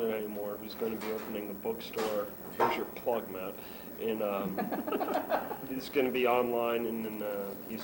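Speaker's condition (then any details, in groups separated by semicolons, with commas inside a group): No condition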